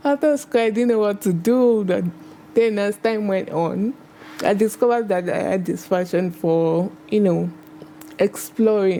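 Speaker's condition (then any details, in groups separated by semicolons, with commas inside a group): Cerebral palsy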